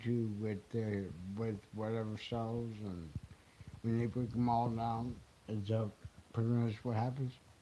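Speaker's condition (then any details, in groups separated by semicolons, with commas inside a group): Huntington's disease; inherited; movement affected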